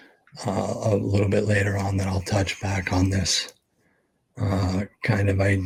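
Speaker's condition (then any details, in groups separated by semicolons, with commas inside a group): ALS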